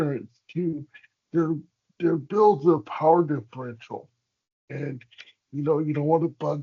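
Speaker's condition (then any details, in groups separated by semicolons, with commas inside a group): Cerebral palsy; hamstring releases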